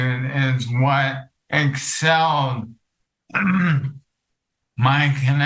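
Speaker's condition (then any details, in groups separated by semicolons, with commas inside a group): ALS; hard to talk long, speech unclear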